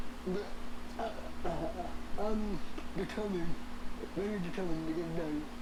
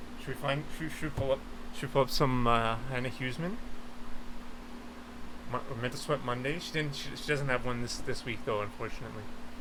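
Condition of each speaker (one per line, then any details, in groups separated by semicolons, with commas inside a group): Cerebral palsy
No condition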